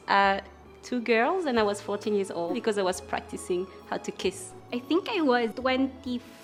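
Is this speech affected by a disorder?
No.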